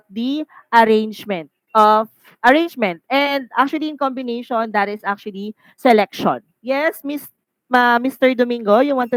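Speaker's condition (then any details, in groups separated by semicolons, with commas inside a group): No condition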